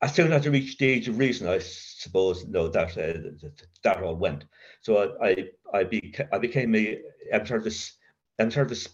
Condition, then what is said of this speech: Stuttering. And if I do get a block, as I do, no, it's fine.